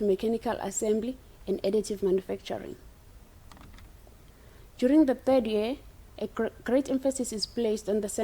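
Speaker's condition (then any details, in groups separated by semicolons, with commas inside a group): No condition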